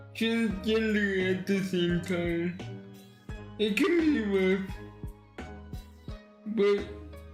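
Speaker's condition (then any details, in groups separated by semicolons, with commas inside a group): Cerebral palsy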